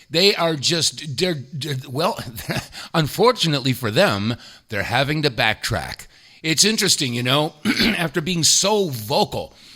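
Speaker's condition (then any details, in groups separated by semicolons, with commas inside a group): No condition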